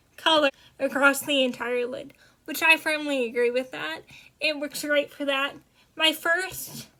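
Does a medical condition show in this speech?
Yes: cerebral palsy; spasticity in hands.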